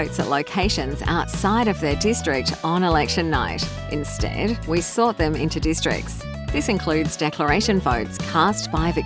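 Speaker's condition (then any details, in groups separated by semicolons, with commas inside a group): No condition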